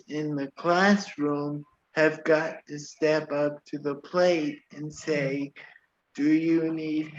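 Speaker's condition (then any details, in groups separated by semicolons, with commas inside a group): Cerebral palsy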